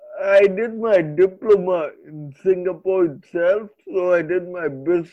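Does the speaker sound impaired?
Yes: cerebral palsy; from birth, breech delivery, ordered c-section not done, head stuck about 90 seconds, given 24 hours to live; turning 27, learned public speaking through Toastmasters; hyperreactive body when nervous on stage, strong shaking, spasms, abnormal breathing, fear of public speaking.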